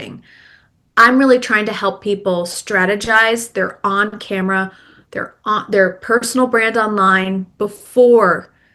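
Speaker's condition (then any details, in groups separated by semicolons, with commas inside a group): No condition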